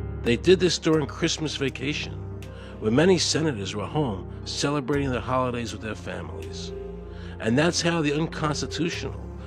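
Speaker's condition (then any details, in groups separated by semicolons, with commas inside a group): No condition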